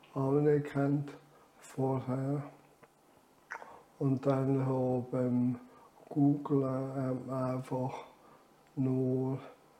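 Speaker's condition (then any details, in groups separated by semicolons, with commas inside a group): ALS; about nine years since diagnosis, lung volume declining with disease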